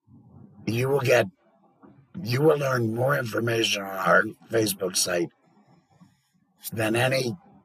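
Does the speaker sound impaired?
Yes: laryngectomy; speaks by forcing lung air through prosthesis flap into esophagus, esophageal segment changes speech.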